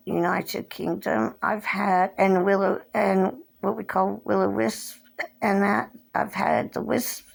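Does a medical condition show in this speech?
Yes: cerebral palsy; since birth, hand tremors.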